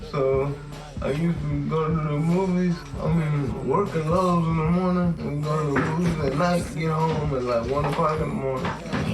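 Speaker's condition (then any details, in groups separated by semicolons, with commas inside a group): Cerebral palsy, spastic quadriplegic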